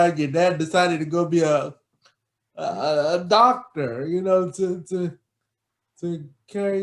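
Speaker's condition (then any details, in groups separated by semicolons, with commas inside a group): Cerebral palsy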